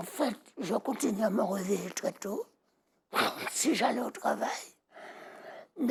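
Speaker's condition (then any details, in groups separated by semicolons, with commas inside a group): Total laryngectomy; laryngectomy after earlier illness; voice audibly altered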